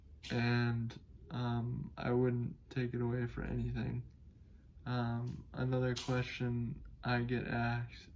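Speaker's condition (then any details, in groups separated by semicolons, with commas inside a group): Cerebral palsy; able to speak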